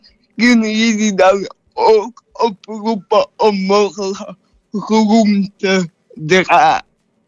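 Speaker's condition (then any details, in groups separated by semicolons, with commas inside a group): Cerebral palsy; neurological condition, brain injury sustained around birth; age 14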